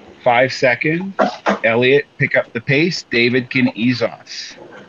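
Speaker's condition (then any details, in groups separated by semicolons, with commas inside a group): No condition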